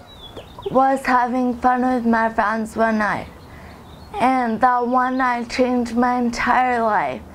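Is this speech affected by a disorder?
Yes: drug overdose aftereffects; initially could not talk, speech now slow.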